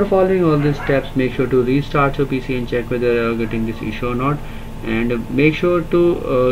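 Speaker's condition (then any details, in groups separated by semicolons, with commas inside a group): No condition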